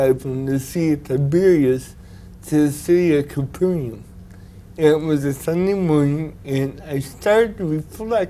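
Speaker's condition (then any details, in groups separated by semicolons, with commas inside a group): Cerebral palsy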